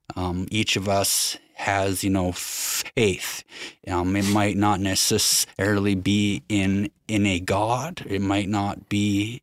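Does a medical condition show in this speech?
Yes: stutter; long-standing, long tried to hide it; stuttering evident during recording; sound and word repetitions, repeated fillers uh, hesitations and restarts; here repeated words, prolonged sounds.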